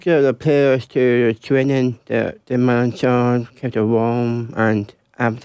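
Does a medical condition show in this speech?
Yes: Down syndrome.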